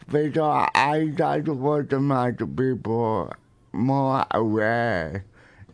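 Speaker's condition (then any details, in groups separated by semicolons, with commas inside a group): Cerebral palsy; present from birth, not an intellectual disability; typing messages often easier than speaking one-on-one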